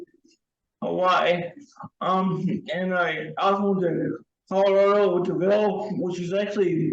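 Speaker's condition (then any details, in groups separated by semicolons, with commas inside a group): Cerebral palsy; wheelchair user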